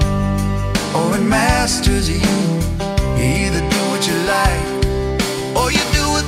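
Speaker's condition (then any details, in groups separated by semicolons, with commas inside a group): No condition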